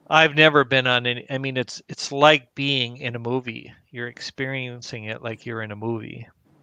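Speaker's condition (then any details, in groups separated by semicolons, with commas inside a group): No condition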